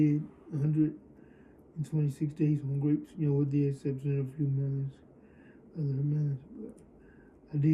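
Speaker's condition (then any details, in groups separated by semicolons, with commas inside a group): Cerebral palsy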